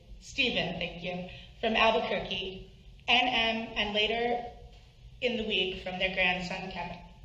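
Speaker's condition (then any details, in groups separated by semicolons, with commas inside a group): No condition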